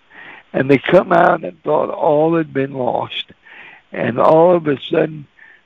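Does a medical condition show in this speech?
Yes: cerebral palsy; staggers when walking.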